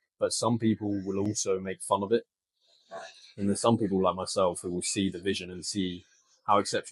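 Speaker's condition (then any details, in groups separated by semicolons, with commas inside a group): No condition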